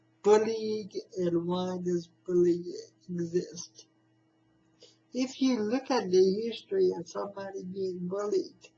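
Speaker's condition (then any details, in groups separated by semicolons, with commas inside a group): Spastic cerebral palsy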